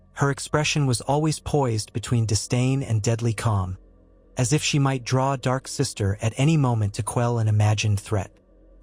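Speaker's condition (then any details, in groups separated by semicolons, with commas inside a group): No condition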